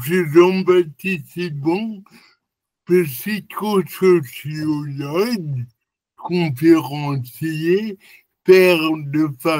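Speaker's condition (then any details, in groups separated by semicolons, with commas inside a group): Cerebral palsy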